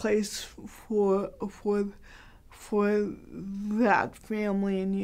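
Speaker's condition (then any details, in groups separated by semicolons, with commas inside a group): Cerebral palsy, mild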